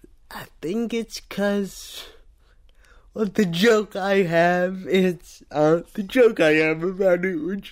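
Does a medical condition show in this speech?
Yes: cerebral palsy; says cannot do voices.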